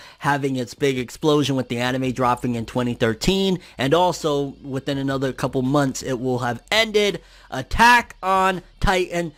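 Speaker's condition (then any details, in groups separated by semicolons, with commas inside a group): No condition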